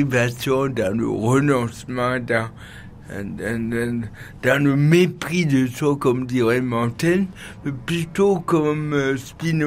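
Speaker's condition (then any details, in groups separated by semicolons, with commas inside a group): Cerebral palsy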